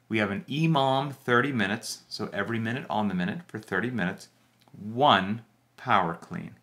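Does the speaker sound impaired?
No.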